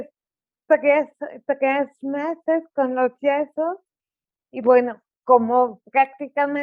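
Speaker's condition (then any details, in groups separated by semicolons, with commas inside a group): Cerebral palsy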